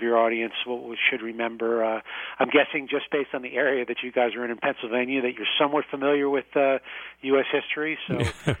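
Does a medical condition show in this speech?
No.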